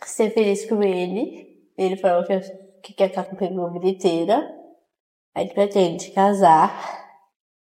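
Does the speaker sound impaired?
Yes: Down syndrome; genetic condition, trisomy 21.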